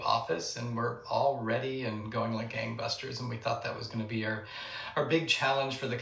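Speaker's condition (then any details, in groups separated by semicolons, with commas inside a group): No condition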